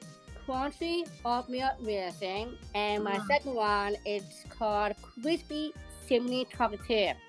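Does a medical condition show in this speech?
Yes: Down syndrome; present from birth.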